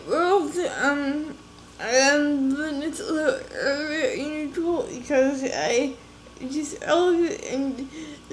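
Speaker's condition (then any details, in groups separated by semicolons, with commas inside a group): Cerebral palsy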